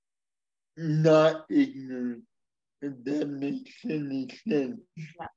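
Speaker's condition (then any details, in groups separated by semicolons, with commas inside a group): Speech impairment; speech not perfect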